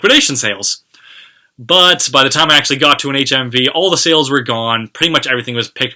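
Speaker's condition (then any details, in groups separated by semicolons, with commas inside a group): No condition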